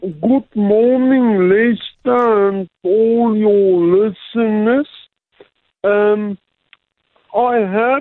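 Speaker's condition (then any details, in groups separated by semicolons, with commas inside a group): Cerebral palsy; physical limitations requiring adjustments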